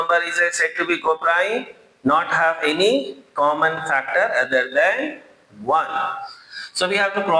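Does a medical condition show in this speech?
No.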